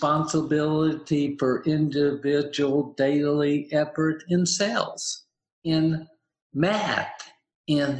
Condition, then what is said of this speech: Aphasia. Pray I don't get interrupted because if I do, it's all gone.